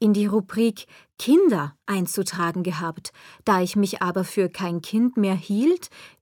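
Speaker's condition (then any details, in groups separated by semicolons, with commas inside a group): No condition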